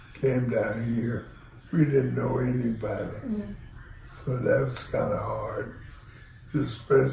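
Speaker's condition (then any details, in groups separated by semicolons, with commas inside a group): ALS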